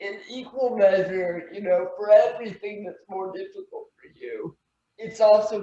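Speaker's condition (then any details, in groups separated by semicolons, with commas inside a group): Cerebral palsy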